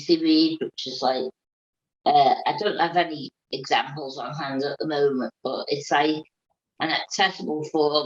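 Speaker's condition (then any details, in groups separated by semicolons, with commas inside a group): Cerebral palsy; birth oxygen deprivation, from birth; some movement issues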